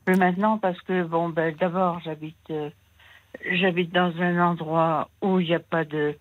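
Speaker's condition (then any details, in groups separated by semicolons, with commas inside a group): Parkinson's disease; some difficulty speaking, host offers help and explains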